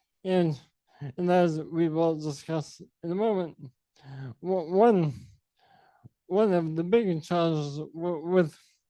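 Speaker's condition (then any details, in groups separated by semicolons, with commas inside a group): ALS; sporadic form; diagnosed at age 32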